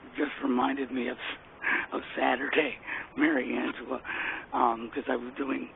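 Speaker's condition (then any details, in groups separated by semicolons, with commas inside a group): Cerebral palsy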